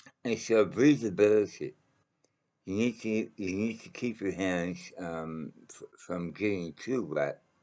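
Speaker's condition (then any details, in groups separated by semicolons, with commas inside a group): Mouth cancer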